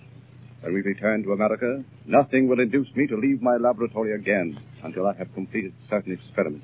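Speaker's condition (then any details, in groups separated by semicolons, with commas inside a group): No condition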